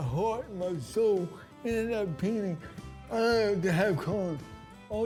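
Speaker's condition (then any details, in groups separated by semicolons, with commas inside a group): Cerebral palsy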